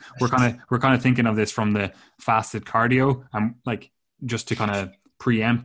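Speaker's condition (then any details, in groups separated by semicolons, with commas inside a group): No condition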